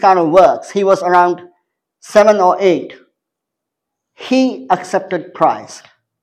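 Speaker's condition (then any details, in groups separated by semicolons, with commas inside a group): Cleft palate; congenital cleft palate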